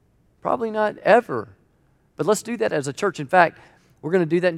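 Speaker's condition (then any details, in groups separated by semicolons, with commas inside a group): No condition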